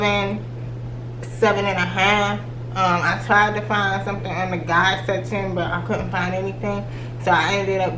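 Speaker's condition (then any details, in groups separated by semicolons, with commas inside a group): Cerebral palsy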